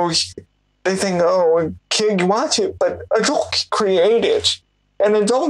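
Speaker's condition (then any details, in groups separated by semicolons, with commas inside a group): Cerebral palsy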